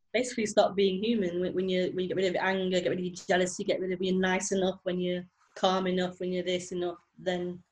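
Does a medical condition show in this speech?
Yes: stammer; formerly a big problem in life and part of identity; stammer no longer felt as a problem or obstacle; speech flows more easily when talking about non-duality, less stammering; here repeated sounds.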